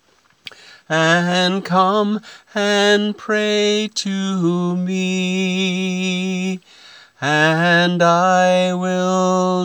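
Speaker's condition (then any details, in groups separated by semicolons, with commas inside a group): No condition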